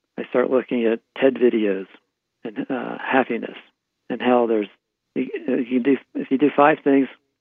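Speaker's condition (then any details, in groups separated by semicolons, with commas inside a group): Parkinson's disease; right hand tremor at onset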